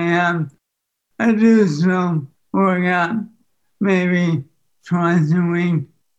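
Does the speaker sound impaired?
Yes: ALS; diagnosed in Kansas, losing ability to use muscles; speech has declined.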